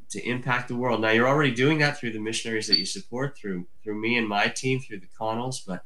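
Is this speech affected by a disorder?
Yes: cleft lip and palate; from birth.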